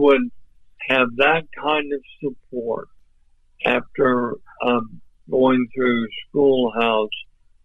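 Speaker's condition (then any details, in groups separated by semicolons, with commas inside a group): ALS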